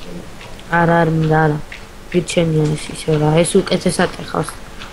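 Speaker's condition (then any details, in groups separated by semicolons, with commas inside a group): No condition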